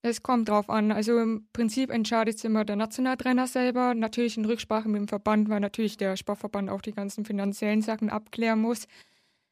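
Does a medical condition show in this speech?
Yes: hard of hearing since birth; congenital severe hearing loss, nearly deaf, detected at age three, left cochlear implant since age nine; left cochlear implant held by magnet, loss over 55 decibels, rain problematic, partial sign language.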